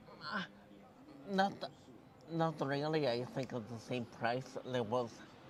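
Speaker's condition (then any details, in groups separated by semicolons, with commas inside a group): Cerebral palsy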